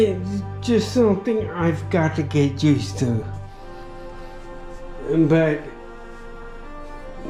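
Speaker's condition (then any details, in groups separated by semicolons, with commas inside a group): Traumatic brain injury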